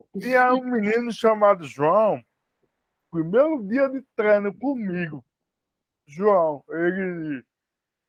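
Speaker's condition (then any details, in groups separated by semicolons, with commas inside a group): Spastic cerebral palsy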